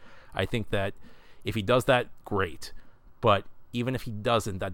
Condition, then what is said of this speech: No condition.